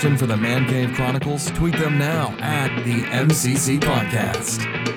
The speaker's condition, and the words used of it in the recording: None; typical speech.